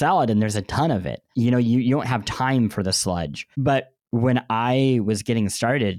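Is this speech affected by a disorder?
Yes: cleft lip and palate; bandaged.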